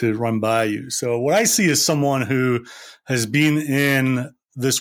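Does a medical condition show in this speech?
No.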